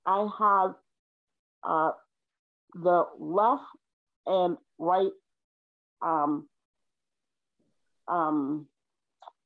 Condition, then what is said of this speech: Aphasia. I have aphasia, but it's getting better because back in January I could not I could not imagine speaking to you.